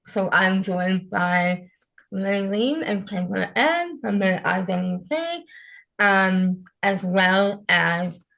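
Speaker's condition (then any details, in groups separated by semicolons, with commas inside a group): Moebius syndrome; facial difference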